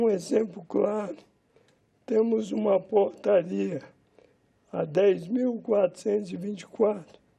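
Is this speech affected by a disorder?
Yes: amyotrophic lateral sclerosis.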